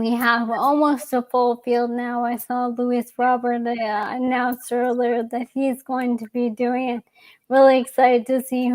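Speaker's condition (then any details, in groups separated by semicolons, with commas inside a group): ALS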